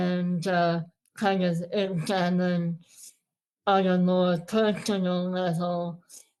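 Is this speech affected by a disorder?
Yes: Moebius syndrome.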